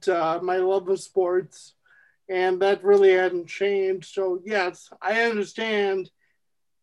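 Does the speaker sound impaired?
Yes: cerebral palsy; present since at least age 8.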